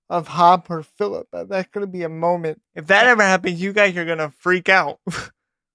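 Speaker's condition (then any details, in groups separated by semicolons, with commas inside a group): Cerebral palsy; draw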